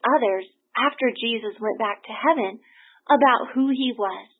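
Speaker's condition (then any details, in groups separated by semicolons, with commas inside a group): No condition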